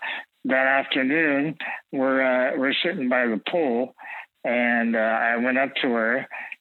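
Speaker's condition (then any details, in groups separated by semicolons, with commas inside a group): Spinal muscular atrophy type 2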